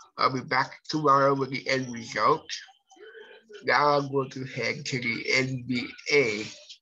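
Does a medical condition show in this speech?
Yes: cerebral palsy.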